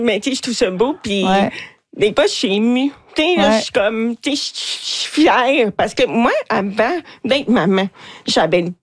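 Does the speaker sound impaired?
Yes: hearing loss; hard of hearing; hard to tell who is speaking in groups, relies on raised hands, writing, pointing; own singing described as not pretty.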